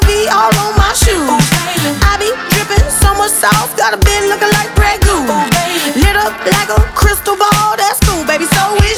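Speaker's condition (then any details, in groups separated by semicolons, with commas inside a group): No condition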